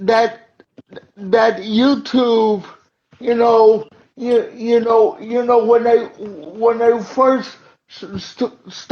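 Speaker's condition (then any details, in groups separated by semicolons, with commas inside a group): Cerebral palsy; uses wheelchair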